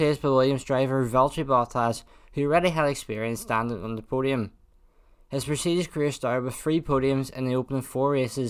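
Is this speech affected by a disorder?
No.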